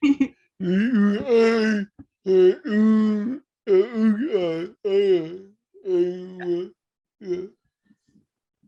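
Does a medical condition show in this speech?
Yes: cerebral palsy; struggles to communicate, hard to understand.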